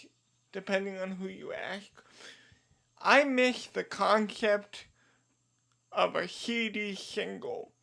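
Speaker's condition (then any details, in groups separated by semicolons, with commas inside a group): Cerebral palsy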